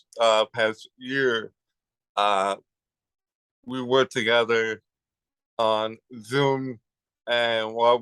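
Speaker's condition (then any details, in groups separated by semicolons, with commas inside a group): Cerebral palsy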